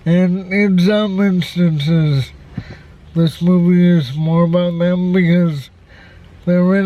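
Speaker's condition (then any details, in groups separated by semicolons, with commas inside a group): Cerebral palsy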